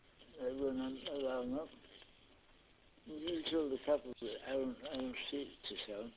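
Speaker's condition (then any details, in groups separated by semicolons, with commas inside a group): Parkinson's; Parkinson's for 35 years; frequent falls, walking with a catheter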